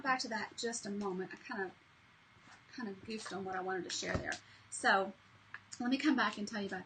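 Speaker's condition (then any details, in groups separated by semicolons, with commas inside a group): No condition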